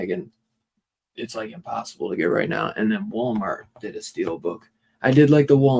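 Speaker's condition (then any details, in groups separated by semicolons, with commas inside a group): No condition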